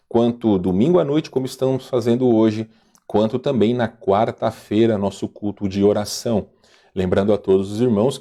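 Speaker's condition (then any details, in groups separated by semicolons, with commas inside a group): No condition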